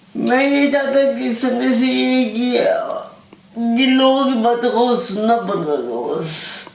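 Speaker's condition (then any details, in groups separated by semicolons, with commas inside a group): Cerebral palsy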